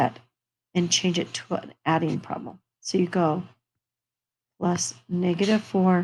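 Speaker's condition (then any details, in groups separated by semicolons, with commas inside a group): No condition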